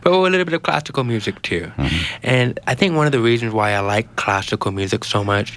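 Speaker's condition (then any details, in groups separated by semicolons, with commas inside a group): Genetic hearing loss; speaks well after years of therapy, trouble understanding unfamiliar accents on phone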